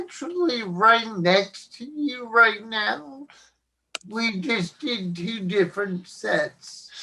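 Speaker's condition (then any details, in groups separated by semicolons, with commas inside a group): Cerebral palsy; since birth, born not breathing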